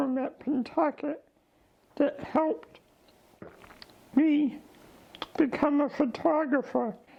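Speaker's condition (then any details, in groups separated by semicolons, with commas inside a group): ALS; diagnosed about 15 months ago, declining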